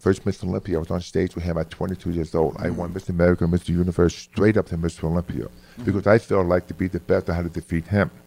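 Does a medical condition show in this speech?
Yes: hearing loss; lost about 75% of hearing close to birth, severe childhood speech impediment, left ear surgery; formerly severe monotone speech, inflection improved by studying phonetics, New York accent.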